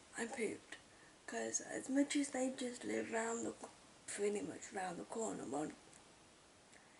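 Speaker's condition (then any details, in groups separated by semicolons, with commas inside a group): Cerebral palsy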